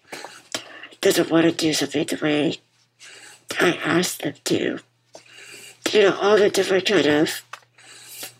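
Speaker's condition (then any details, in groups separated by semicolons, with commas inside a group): Muscular dystrophy; congenital muscular dystrophy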